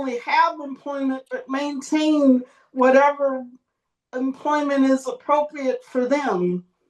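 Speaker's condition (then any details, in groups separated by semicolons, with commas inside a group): Cerebral palsy; since childhood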